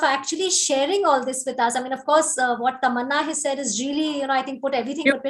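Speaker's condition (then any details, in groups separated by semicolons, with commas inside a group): No condition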